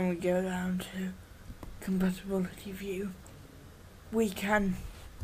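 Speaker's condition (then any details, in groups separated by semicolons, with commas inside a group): Cerebral palsy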